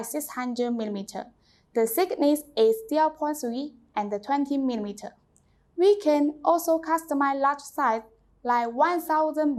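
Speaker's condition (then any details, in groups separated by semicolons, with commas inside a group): No condition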